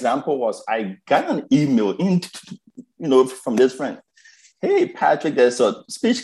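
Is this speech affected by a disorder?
Yes: stuttering; stuttering first noticed by mother around age 8, self-conscious about it from early teens after mother left Liberia; still has fear and insecurities around stuttering, five years in Toastmasters, former club president; fear of speaking, skipped ninth grade valedictorian speech, won Toastmasters club speech contest; here blocks.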